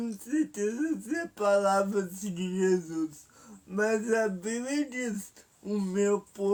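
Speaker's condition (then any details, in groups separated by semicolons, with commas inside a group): Paralysis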